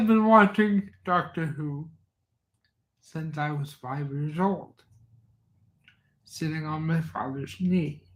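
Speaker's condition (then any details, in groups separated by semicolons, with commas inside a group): Cerebral palsy; from birth, cannot type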